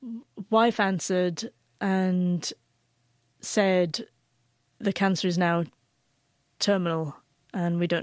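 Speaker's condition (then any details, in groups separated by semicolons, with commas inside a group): Stammer; stammer since early childhood, neurological brain function, not nervousness or psychological; adult, works for 50 Million Voices stammering charity; hid stammer for years by withdrawing, speaking little, feared phone, typing gave artificial fluency; prolonged sounds, blocks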